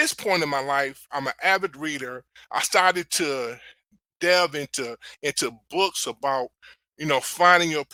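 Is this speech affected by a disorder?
No.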